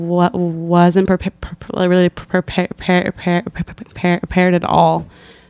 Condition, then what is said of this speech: Stuttering. When you took the pause there, when you took a breath, I thought to myself, I wonder why she did that.